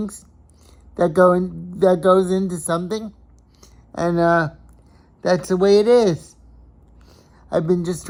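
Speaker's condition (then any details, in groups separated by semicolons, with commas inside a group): Cerebral palsy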